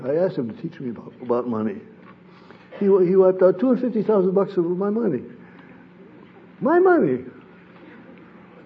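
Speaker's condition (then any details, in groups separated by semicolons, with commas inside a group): Parkinson's disease; sleep disrupted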